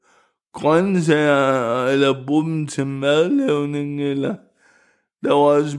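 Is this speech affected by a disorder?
Yes: cerebral palsy; wheelchair user.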